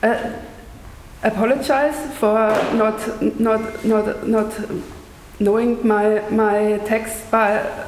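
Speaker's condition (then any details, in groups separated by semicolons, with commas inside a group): Stuttering; lifelong stutter, neurological, speech therapy, countless therapists and doctors, teen jaw, belly, leg cramps suppressing; audibly stuttering during lecture performance, amount varies day to day; stutters on own name, smooth circular repetitions, silent blocks, slower than fluent speakers; repeated words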